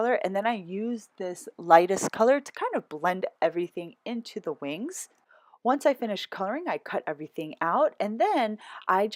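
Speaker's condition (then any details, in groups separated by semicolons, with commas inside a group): No condition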